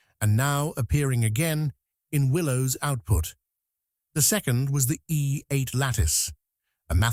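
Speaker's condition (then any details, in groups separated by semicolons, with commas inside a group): No condition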